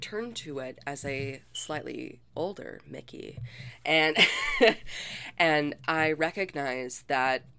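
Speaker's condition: No condition

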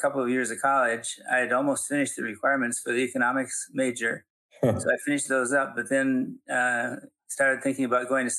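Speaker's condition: Parkinson's; still teaching and speaking publicly

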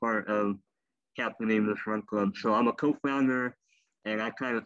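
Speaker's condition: Cleft lip and palate; congenital, former wheelchair user

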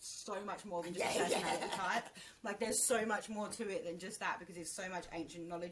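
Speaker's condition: No condition

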